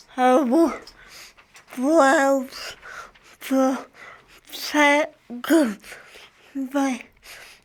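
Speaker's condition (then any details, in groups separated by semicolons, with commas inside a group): Cerebral palsy; from birth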